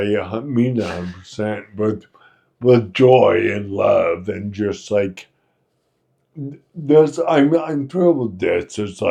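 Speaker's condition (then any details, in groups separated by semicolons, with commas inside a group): Friedreich's ataxia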